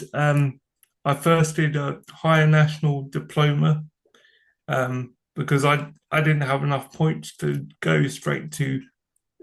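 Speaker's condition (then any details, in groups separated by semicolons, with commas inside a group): Cerebral palsy; from birth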